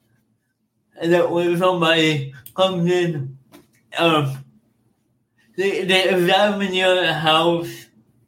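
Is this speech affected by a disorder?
Yes: cerebral palsy; caused by oxygen loss at birth.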